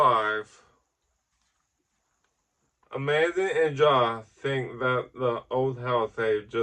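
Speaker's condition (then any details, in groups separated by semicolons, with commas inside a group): Ataxic cerebral palsy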